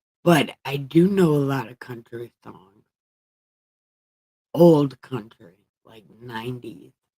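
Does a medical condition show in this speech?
Yes: brain injury.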